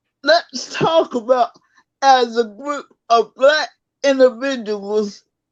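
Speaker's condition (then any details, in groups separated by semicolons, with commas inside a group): Cerebral palsy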